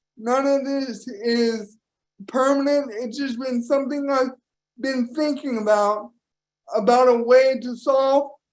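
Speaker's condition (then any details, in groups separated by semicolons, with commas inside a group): Cerebral palsy; power wheelchair; receives therapy services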